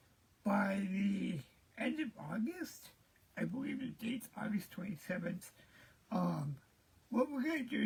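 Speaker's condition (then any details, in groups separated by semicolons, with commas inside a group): Cerebral palsy; present since birth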